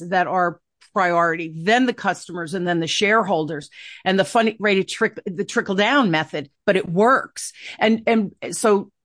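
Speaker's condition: No condition

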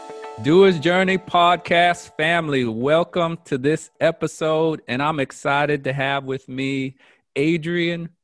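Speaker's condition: No condition

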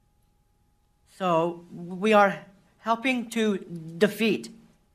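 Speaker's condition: Down syndrome

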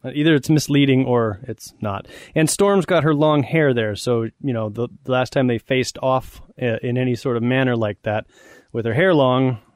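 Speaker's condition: No condition

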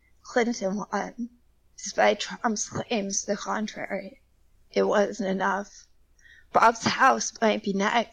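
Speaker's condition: Spasmodic dysphonia; voice cracking

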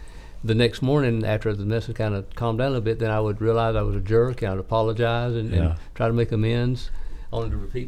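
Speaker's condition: Parkinson's disease; young onset age 39, about 16 years, first limited wrist extension, dystonia until deep brain stimulation; L-dopa treatment, bilateral deep brain stimulation, two surgeries

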